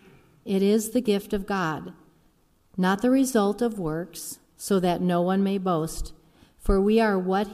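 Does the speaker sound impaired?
No.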